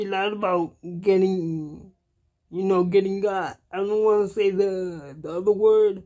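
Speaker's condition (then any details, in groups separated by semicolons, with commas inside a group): Cerebral palsy; cannot walk, uses wheelchair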